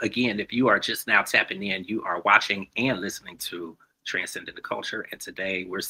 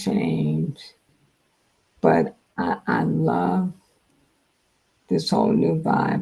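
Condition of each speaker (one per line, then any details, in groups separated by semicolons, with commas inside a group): No condition
Multiple sclerosis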